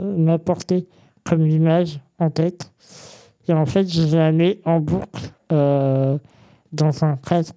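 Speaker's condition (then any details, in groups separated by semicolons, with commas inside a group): Congenital muscular dystrophy; present from birth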